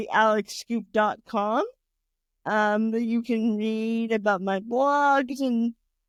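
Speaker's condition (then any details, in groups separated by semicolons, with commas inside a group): Cerebral palsy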